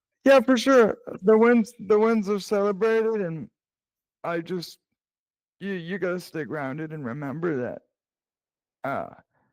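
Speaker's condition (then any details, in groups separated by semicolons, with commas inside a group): Cerebral palsy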